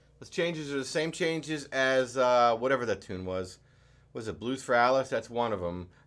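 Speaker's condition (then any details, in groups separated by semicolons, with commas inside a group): No condition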